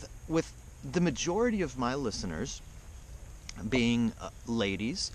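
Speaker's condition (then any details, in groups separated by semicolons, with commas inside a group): No condition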